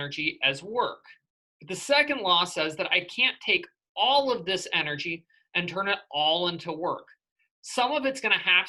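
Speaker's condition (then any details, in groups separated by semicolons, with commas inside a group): No condition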